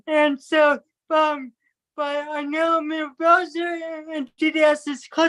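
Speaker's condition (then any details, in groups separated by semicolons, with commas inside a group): Cerebral palsy; from birth, affects movement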